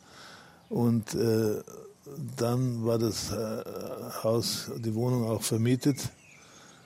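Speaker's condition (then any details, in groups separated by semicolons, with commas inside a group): Parkinson's disease; now walks with crutches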